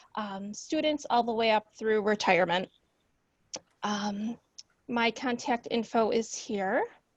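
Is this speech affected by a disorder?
No.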